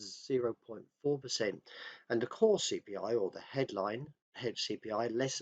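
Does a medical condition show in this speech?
No.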